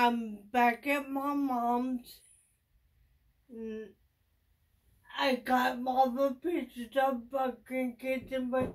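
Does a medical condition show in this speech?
Yes: traumatic brain injury.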